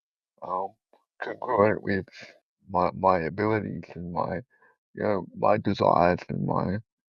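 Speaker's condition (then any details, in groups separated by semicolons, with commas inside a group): Cerebral palsy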